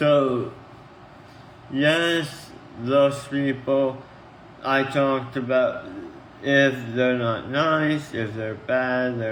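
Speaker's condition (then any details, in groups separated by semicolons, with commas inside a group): Tongue cancer; stage three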